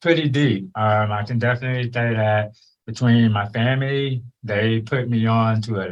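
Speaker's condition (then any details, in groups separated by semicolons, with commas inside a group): Born deaf; congenital deafness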